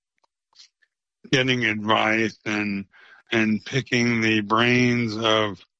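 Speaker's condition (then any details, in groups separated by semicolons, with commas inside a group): ALS; slower progression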